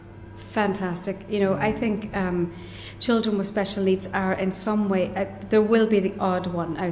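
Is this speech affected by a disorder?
No.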